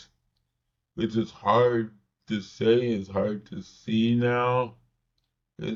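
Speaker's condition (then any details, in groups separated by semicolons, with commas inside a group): Cerebral palsy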